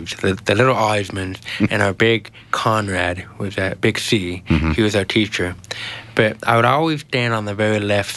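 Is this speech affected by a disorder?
Yes: genetic hearing loss; congenital genetic 90% hearing loss inherited from father, diagnosed almost age two, no cochlear implant; hearing aid, earlier body aid, twelve years speech and listening therapy, Child Shall Speak program; speaks well after years of therapy, trouble understanding unfamiliar accents on phone.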